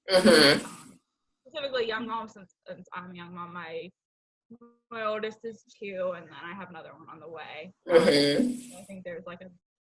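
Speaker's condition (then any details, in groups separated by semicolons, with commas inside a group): No condition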